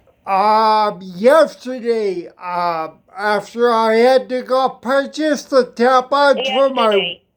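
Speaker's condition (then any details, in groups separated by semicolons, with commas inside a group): Spinocerebellar ataxia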